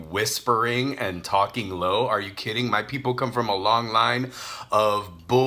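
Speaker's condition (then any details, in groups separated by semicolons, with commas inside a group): No condition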